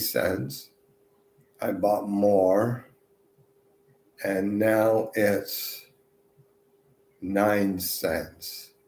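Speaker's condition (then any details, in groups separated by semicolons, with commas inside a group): Multiple sclerosis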